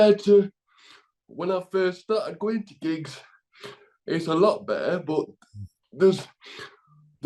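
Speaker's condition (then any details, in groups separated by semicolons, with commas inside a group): Cerebral palsy; left side affected, weak left arm, cannot walk, from birth; needs daily support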